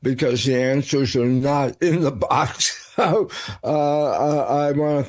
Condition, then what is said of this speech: Tongue cancer surgery. We know that you had been diagnosed with tongue cancer, and but did you have any strange, that's where the slur is coming in.